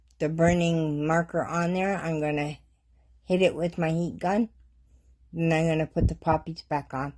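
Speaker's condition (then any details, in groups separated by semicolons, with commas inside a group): Cerebral palsy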